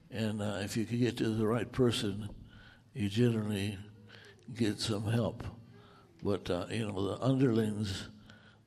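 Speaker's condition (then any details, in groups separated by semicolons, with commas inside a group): Parkinson's; over 14 years since onset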